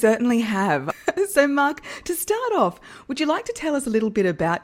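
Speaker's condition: No condition

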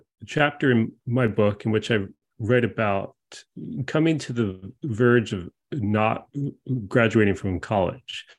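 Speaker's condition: Stutter; childhood onset, neurological and genetic basis, persists for life, no cure; blocking moments, daily speaking situations very difficult, anticipates stuttering in everyday moments; prolonged sounds, blocks

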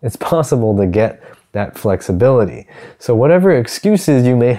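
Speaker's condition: No condition

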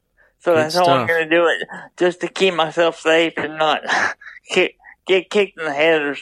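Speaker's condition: Double hemiplegia cerebral palsy

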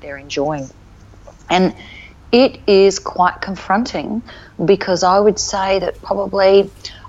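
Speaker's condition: No condition

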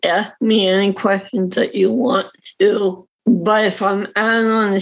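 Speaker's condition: Cerebral palsy; reading disability

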